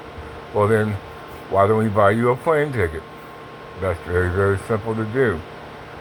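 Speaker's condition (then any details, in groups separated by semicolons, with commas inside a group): Parkinson's; speech impediment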